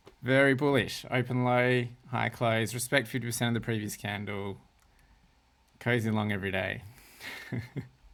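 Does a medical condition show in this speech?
No.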